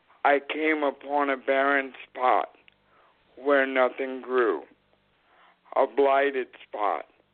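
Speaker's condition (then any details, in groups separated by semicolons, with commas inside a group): Cerebral palsy; spinal curve; runs out of breath, one-breath rushes, pauses, false starts, stuttering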